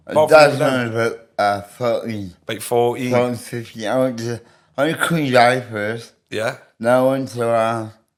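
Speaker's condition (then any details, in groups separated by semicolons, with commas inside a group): Medication-induced speech impediment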